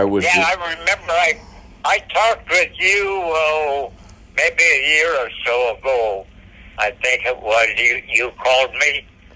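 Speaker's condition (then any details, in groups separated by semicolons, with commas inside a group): Parkinson's disease; on medication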